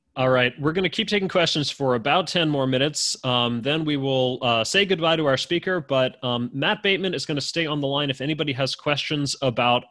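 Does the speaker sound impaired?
No.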